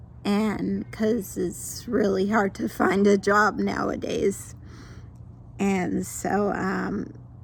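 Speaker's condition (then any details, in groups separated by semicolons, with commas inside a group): Mild cerebral palsy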